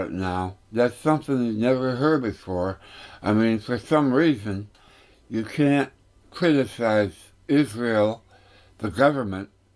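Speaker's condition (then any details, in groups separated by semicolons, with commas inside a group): Tongue cancer; tongue tumor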